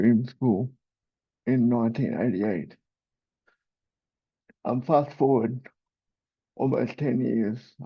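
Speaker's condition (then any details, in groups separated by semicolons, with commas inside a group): Cerebral palsy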